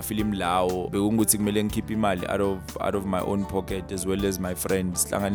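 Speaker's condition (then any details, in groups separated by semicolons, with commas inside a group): No condition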